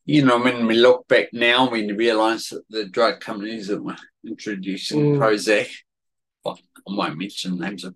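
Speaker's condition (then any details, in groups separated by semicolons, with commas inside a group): Cerebellar atrophy, genetic; worse with tiredness or stress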